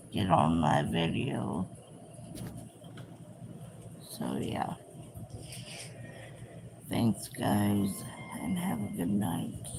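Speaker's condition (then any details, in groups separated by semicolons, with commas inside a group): Cerebral palsy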